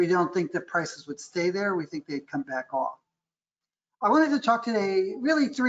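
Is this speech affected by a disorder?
No.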